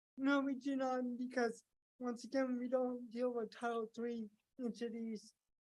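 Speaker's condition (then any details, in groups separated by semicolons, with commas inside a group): Cerebral palsy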